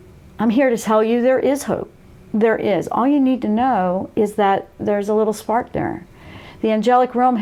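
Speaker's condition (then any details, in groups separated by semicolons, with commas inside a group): No condition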